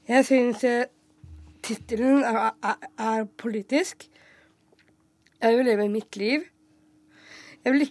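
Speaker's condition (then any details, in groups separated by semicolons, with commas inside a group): Down syndrome; congenital, present from birth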